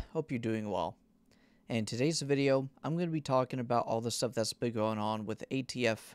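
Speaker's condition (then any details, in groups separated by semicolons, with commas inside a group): No condition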